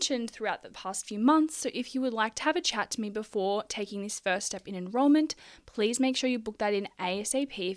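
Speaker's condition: No condition

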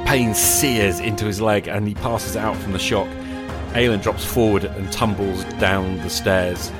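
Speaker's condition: No condition

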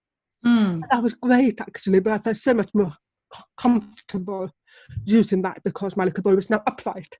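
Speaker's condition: Deafness; relies on lip reading

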